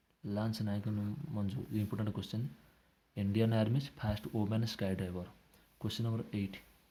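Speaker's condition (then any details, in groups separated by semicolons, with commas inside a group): No condition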